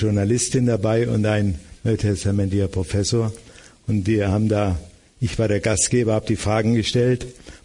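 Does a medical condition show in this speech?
Yes: Parkinson's disease; diagnosed at age 57, began with resting hand tremor, confirmed by brain imaging; about 16 to 17 years since diagnosis, tremor-free on stage, almost daily falls, reduced mobility; host asks for his voice to be made louder.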